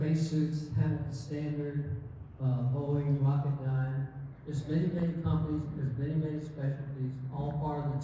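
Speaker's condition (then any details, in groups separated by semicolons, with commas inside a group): No condition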